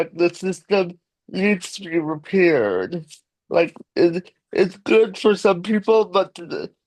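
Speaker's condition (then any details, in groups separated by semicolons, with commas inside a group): Cerebral palsy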